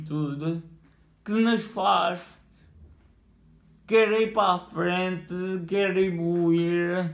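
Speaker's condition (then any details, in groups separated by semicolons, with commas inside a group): Cerebral palsy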